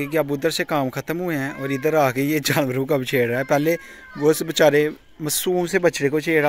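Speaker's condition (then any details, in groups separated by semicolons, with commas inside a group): No condition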